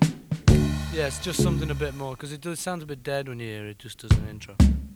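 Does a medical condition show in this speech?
No.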